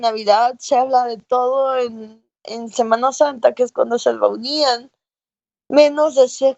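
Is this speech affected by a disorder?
Yes: cerebral palsy.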